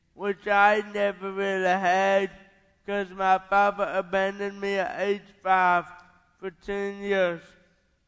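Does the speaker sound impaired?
Yes: cerebral palsy; lifelong.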